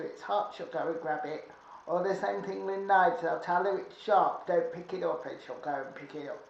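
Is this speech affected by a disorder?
Yes: cerebral palsy.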